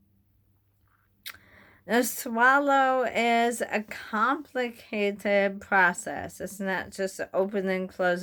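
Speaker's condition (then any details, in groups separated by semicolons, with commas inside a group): Bulbar onset ALS; fairly decent swallow, specific swallow weaknesses found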